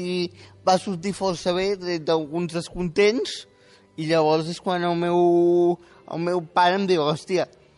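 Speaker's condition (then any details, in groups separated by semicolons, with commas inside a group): Spastic quadriplegic cerebral palsy; age 18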